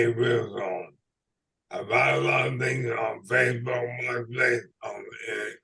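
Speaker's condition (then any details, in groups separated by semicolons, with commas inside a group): ALS/MND; uses red light therapy; throat locks up blocking breathing, speech too poor for phone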